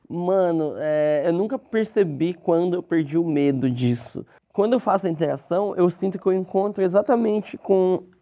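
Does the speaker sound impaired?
Yes: cleft lip; congenital cleft lip, open fissure at birth, two surgeries in first six months of life.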